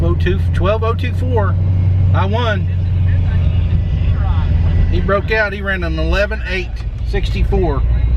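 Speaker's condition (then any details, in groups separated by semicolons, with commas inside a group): No condition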